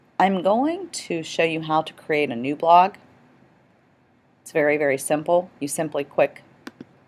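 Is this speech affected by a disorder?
No.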